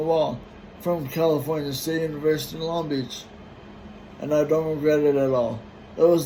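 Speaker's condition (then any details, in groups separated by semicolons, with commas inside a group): Brain injury; 20-foot fall, surgery; relearned talking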